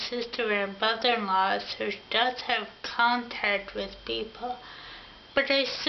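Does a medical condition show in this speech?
Yes: ataxia.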